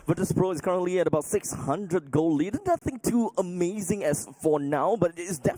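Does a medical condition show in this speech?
No.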